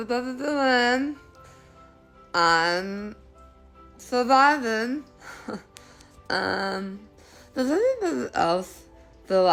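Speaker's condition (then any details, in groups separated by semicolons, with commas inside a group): Tongue cancer with glossectomy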